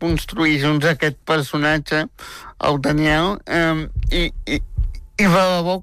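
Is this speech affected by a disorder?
Yes: spastic tetraplegic cerebral palsy; from birth, twin embryo died in complex pregnancy, premature, wheelchair user, much physiotherapy; aged 26, no further improvement expected; very talkative since age 3, worked hard to make people understand speech.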